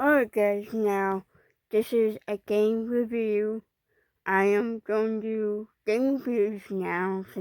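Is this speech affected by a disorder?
Yes: cerebral palsy.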